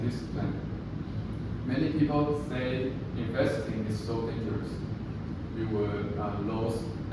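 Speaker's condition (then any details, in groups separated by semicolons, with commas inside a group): No condition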